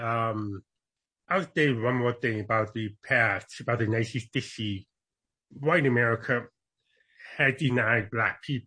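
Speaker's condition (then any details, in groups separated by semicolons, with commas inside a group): Born deaf; congenital deafness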